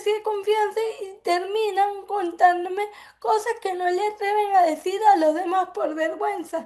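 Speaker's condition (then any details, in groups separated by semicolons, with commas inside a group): Cerebral palsy; affects speech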